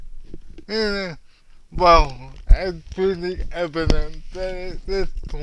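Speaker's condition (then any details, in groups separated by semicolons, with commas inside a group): Cerebral palsy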